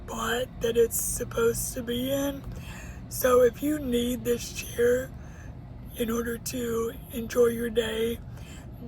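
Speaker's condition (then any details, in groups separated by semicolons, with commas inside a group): Cerebral palsy; uses a wheelchair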